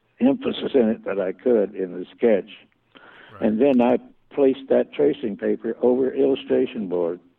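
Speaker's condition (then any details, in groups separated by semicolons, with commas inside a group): Parkinson's; symptoms began about 20 years ago, slowly progressive, out of business about 20 years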